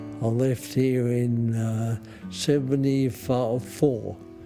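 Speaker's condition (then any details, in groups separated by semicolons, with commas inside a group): Motor neurone disease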